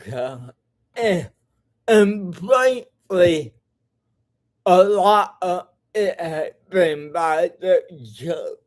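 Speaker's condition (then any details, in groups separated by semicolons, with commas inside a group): Cerebral palsy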